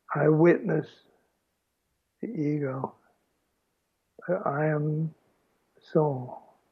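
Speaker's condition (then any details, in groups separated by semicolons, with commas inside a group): Aphasia after stroke; speech lost then regained, talking again publicly after stroke; halting speech with pauses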